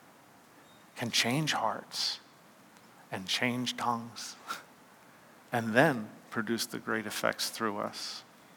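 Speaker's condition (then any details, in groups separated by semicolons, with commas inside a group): No condition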